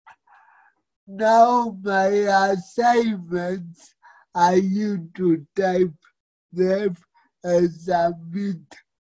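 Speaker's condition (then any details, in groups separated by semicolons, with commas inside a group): Cerebral palsy; fine motor skill challenges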